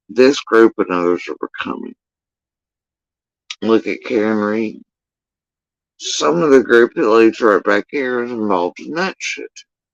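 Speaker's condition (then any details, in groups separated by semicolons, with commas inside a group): Facial paralysis after surgery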